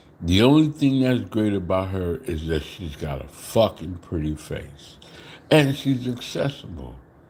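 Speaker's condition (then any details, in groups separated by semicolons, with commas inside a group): Slurred speech; still slurs words occasionally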